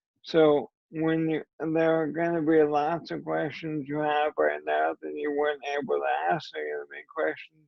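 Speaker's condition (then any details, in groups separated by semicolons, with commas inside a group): ALS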